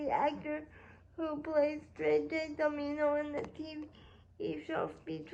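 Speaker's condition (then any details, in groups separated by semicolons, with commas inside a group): Cerebral palsy; spastic quadriplegia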